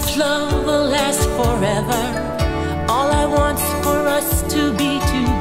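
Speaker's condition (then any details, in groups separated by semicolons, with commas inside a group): No condition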